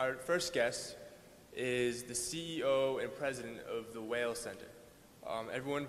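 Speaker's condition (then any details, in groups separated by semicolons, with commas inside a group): No condition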